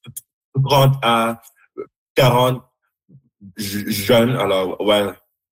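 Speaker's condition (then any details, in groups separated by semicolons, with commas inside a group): Stuttering; since childhood; repeated sounds, blocks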